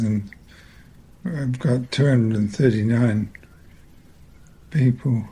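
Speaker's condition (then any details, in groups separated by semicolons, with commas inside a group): Multiple system atrophy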